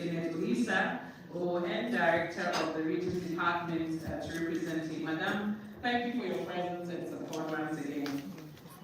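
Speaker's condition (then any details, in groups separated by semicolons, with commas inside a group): No condition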